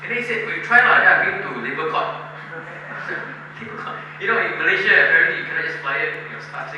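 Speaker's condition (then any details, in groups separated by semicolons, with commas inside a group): No condition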